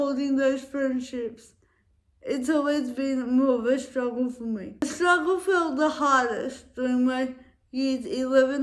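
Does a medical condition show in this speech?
Yes: cerebral palsy; affects walking and speech.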